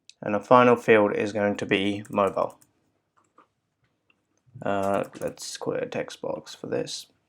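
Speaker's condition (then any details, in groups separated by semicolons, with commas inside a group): No condition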